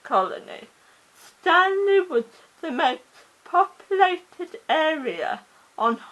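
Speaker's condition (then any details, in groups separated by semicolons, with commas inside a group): Cerebral palsy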